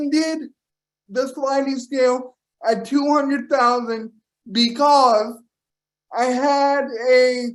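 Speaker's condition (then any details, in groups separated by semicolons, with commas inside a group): Cerebral palsy; power wheelchair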